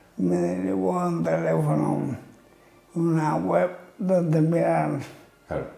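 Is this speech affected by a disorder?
Yes: amyotrophic lateral sclerosis (ela).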